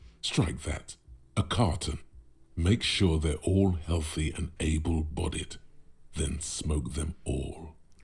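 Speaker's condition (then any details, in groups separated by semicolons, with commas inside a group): No condition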